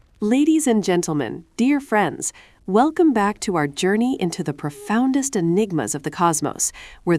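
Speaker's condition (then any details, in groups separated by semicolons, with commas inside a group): No condition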